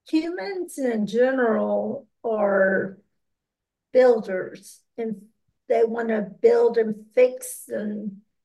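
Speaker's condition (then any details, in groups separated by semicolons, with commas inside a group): Aphasia and ataxia; progressive ataxia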